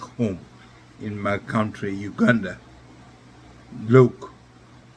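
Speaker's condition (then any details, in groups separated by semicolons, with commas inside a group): Neurological disease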